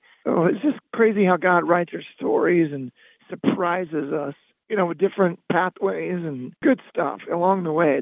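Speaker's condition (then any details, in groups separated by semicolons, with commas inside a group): Loss of singing voice; can still speak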